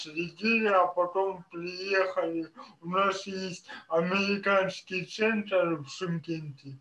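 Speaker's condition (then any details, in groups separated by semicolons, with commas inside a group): Cerebral palsy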